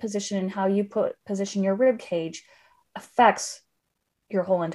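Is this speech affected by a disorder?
No.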